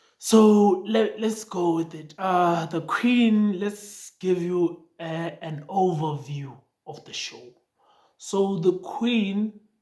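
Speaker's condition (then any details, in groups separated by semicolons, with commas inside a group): No condition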